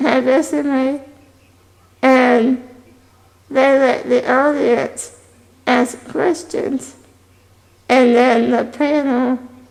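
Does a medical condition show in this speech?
Yes: spinal muscular atrophy type 2.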